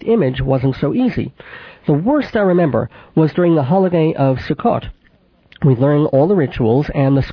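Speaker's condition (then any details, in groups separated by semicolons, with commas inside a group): Cleft palate with lisp; mild residual lisp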